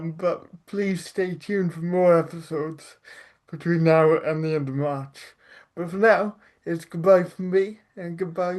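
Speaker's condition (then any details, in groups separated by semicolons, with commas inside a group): Cerebral palsy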